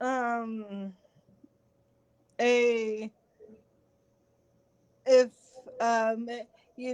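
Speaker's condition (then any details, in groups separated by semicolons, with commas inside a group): Cerebral palsy; since birth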